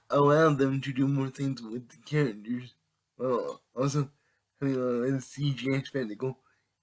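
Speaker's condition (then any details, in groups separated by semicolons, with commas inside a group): Cerebral palsy; able to speak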